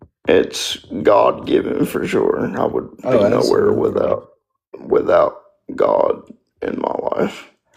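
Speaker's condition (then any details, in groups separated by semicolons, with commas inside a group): Spastic quadriplegic cerebral palsy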